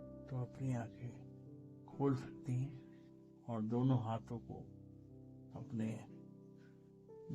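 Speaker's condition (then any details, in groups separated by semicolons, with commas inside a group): Cerebral palsy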